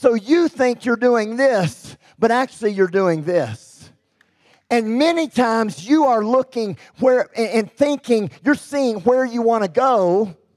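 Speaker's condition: Cleft lip and palate; congenital

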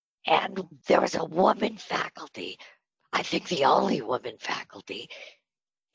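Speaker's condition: Spasmodic dysphonia; on Botox treatment

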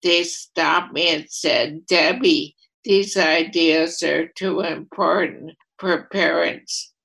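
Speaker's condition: ALS; ALS affecting voluntary motor neurons, first primary lateral sclerosis diagnosis, second opinion Columbia med center; at least eight years since diagnosis, expected loss of walking; voice affected

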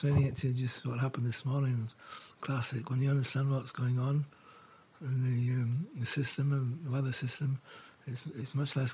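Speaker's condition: Parkinson's; no typical shaking

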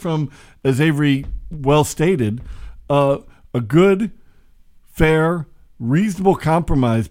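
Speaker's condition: No condition

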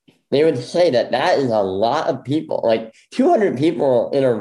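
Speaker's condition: Bilateral cleft lip; congenital bilateral

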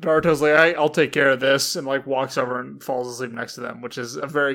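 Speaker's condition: No condition

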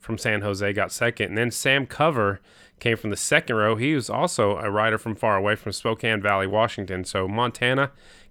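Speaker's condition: No condition

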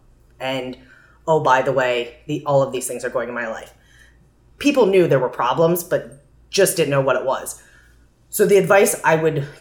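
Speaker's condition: No condition

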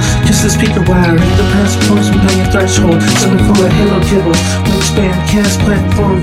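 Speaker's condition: No condition

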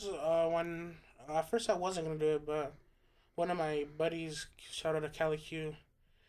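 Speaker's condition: No condition

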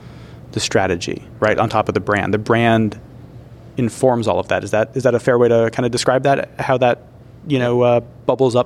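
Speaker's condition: No condition

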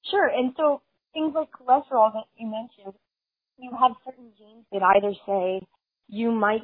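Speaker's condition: No condition

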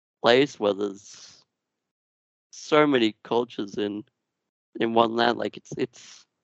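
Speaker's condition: Duchenne muscular dystrophy; genetic, progressive

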